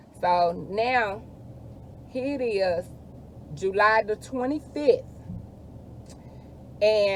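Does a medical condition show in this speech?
No.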